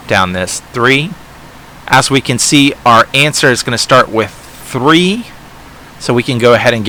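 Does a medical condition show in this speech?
No.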